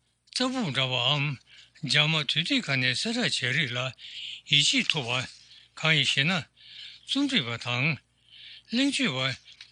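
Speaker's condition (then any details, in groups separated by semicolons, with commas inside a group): No condition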